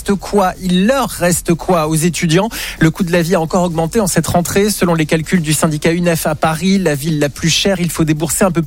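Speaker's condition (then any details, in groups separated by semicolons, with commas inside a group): No condition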